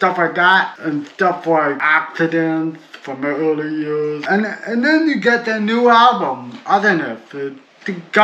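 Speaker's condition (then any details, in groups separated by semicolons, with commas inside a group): Cerebral palsy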